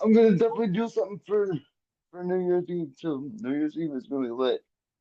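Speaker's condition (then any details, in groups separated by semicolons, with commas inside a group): Cerebral palsy, quadriplegic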